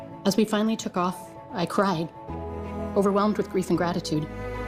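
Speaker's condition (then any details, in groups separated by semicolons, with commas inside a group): No condition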